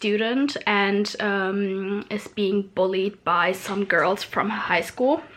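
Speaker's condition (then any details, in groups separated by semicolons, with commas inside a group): No condition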